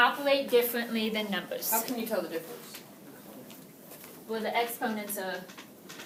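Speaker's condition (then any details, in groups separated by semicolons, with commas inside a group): No condition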